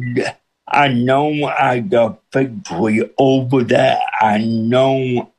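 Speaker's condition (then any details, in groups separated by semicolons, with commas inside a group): Cerebral palsy with speech impediment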